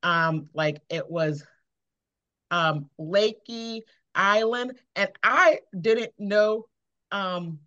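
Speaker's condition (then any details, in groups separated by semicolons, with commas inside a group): Aphasia after stroke; fluent with frequent 'you know' fillers, restarts, trailing unfinished sentences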